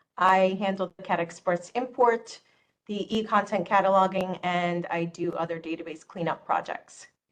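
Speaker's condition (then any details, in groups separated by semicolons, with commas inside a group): No condition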